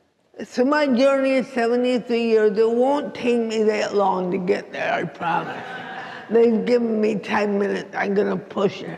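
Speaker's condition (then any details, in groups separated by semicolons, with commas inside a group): Cerebral palsy; affects walking and speech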